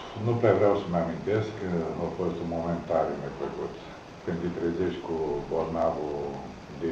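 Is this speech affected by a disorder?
No.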